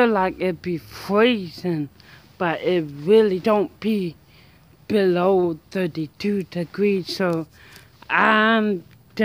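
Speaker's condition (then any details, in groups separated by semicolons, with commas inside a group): Mild cerebral palsy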